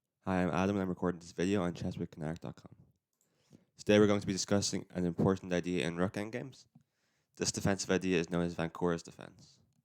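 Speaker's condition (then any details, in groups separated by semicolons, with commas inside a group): No condition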